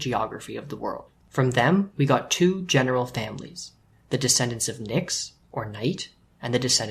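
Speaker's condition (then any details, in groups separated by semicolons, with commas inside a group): No condition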